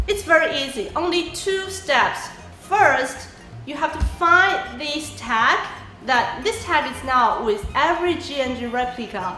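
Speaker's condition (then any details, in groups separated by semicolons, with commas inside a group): No condition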